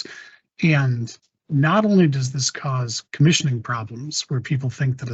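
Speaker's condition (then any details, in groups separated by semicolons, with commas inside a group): No condition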